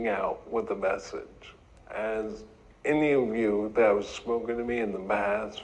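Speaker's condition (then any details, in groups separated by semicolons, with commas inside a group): ALS; late stage, some years since diagnosis; lost once booming voice, uses text-to-speech tablet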